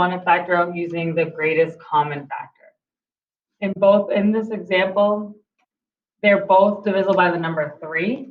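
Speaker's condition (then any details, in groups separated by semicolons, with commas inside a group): No condition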